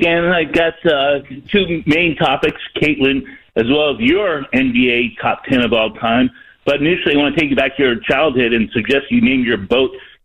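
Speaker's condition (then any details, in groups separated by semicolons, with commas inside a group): No condition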